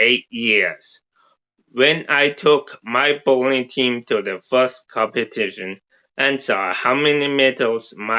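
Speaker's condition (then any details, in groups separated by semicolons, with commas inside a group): Cerebral palsy; present from birth, coordination and sensory integration problems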